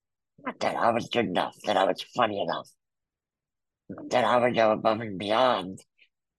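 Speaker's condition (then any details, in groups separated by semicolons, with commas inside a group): Muscular dystrophy; congenital, wheelchair user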